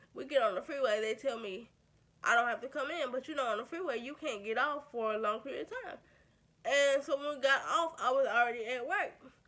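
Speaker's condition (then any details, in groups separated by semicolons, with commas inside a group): Cerebral palsy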